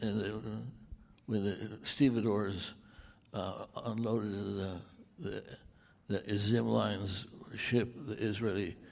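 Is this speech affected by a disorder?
Yes: Parkinson's; over 14 years since onset.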